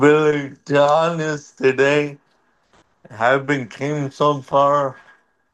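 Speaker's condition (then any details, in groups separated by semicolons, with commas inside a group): Cerebral palsy; wheelchair over the years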